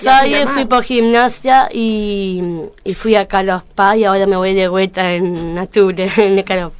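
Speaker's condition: Down syndrome; adult aged 32

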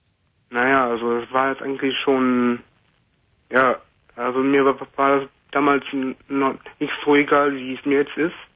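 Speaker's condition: Stuttering; lifelong, not curable, neurological cause per therapists, severe last year; inpatient stuttering therapy completed last week, 10 weeks over one year, learned fluency shaping, home textbook; stutters only when others present, not alone, uses stuttering control, now fairly fluent; repeated sounds

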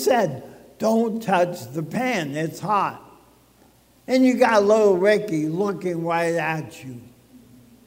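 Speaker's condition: ALS (Lou Gehrig's disease); affects speaking

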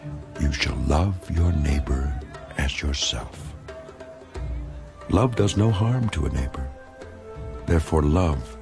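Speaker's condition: No condition

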